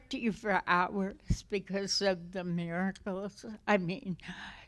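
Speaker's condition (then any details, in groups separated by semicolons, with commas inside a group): Essential tremor; essential tremor affecting voice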